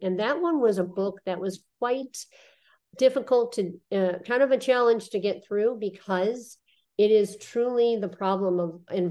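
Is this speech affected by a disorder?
Yes: cleft lip and palate; congenital.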